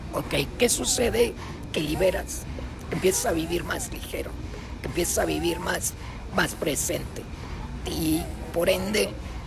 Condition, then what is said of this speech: Laryngectomy. Que al, tuve que volver a aprender a hablar con esta voz, se llama voz serismofónica